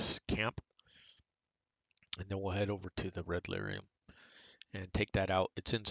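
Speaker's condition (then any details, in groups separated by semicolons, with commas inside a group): No condition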